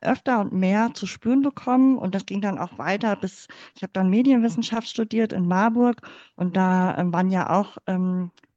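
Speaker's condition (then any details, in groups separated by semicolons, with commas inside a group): Cleft palate; speaking in front of class and using voice for speaking never felt easy, sang a lot instead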